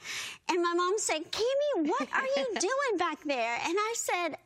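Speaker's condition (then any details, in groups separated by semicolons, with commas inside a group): Bilateral cleft lip and palate; severe form, from birth, born in Guatemala, unable to nurse as newborn, not expected to survive; poor childhood speech, needed interpreters to speak, strong singing voice, not expected to hear or speak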